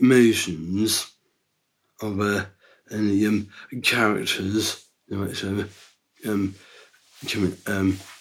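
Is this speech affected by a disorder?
Yes: Down syndrome; three copies of chromosome 21.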